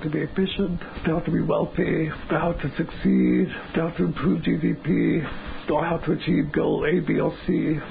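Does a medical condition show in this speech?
Yes: motor neuron disease; progressive, eventually fatal, wheelchair-bound, completely immobile, body capacities steadily shrinking; 18 months since onset, lying on bed, breathing via air contraption; speaks through air breathing contraption, voice only remaining usable function.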